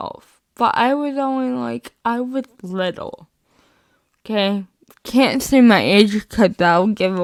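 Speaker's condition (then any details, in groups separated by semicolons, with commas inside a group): Spastic cerebral palsy, mixed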